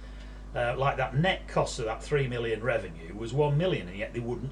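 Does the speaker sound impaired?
No.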